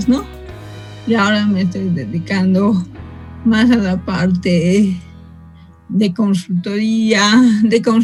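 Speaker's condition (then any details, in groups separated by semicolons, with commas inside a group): Cerebral palsy from birth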